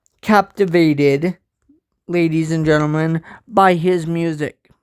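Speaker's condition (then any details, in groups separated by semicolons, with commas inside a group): Cerebral palsy; from birth, walks with walker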